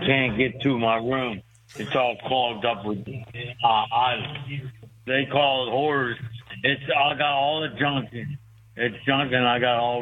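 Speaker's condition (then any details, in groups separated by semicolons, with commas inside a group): Speech impediment; uses walker; unusually clear early in call, later back to usual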